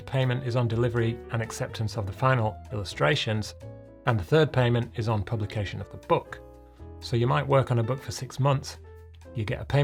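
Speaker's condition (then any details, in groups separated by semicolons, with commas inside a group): No condition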